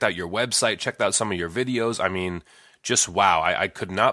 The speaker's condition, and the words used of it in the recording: None; typical speech.